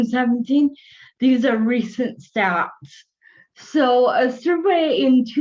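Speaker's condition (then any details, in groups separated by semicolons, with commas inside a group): Cerebral palsy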